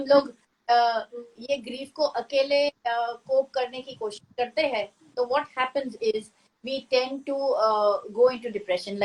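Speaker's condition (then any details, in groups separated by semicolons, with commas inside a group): No condition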